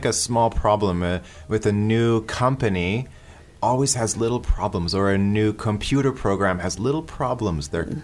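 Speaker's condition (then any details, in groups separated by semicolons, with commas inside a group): No condition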